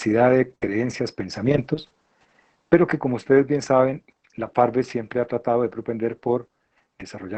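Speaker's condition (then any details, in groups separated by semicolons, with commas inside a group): No condition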